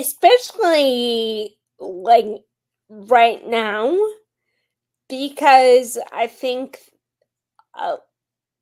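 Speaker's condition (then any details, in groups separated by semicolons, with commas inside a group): Friedreich's ataxia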